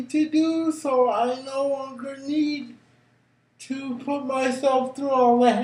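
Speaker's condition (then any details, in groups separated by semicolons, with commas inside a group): Cerebral palsy; brain injury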